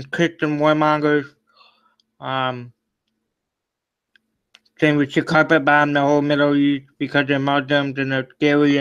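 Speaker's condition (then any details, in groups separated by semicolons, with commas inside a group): Cerebral palsy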